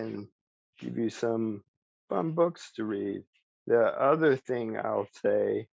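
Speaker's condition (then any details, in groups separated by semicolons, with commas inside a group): ALS; speech still preserved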